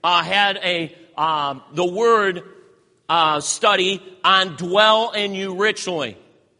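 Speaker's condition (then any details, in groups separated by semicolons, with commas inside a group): No condition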